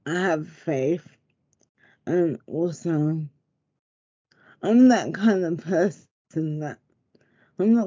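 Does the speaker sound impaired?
Yes: motor neurone disease; diagnosed after months of speech difficulties, sees speech therapist; speech sounds different, listeners mistake it for stroke, relatives abroad tell her not to speak.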